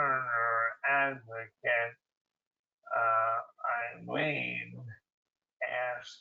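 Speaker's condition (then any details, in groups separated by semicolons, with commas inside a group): ALS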